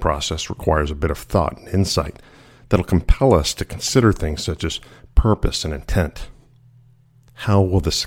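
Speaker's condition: No condition

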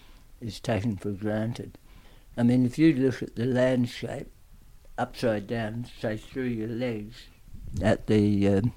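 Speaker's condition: Tongue cancer; aggressive tongue cancer

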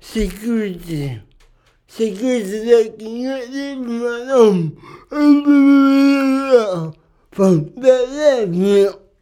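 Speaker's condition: Cerebral palsy; speech can be hard sometimes

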